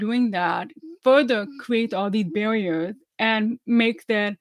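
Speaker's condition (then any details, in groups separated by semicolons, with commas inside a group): Deafness; relearned speech through about ten years of speech therapy, often told speaks really well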